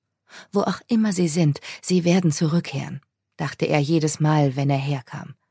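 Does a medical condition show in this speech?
No.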